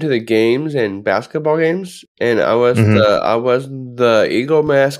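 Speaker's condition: Down syndrome; from birth

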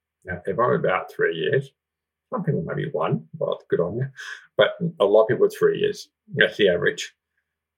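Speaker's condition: Profound deafness, congenital, severe profound hearing loss; profound deafness since birth, hearing aids, cochlear implant in worse ear, right ear better; relearned speech sounds after implant with NDIS-funded speech therapist specialised in hearing loss

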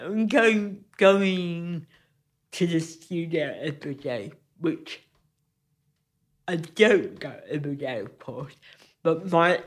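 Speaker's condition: Cerebral palsy; affects physical movement when making art

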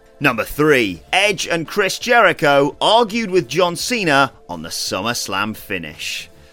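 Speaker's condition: No condition

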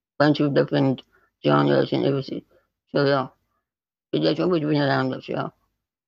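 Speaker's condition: Spinal muscular atrophy type 2; neuromuscular

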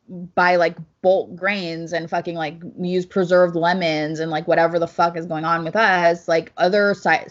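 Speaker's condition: No condition

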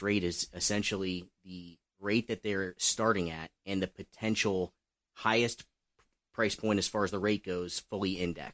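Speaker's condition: No condition

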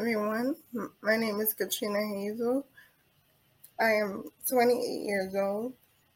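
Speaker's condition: Cerebral palsy; attended early intervention therapy

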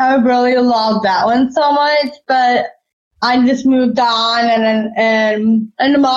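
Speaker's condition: Down syndrome; congenital, born premature, cord wrapped around neck, possible oxygen loss at birth; predicted at birth never to walk or talk

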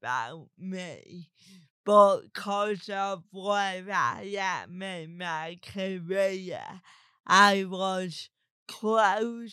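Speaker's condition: Cerebral palsy; talks differently

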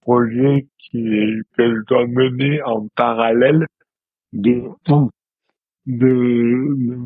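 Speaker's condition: Dystonia; present since birth

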